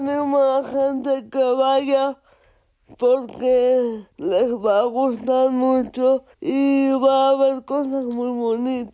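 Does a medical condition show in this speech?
Yes: cerebral palsy; takes photographs with adapted cameras and systems, Fundación Aspace Zaragoza project.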